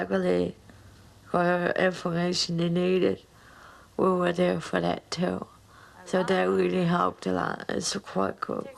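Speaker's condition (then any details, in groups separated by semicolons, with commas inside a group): Cerebral palsy; mild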